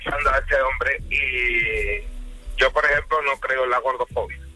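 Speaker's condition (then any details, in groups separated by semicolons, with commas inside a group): No condition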